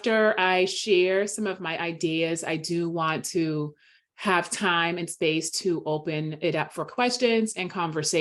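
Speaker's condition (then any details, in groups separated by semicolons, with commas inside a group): No condition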